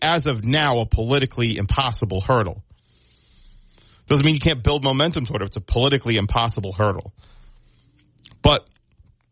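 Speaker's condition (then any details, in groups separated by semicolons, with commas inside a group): No condition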